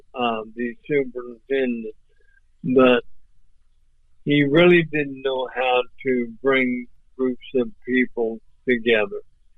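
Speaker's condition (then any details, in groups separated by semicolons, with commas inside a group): ALS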